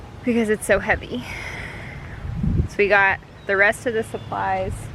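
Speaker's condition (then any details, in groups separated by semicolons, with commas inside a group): No condition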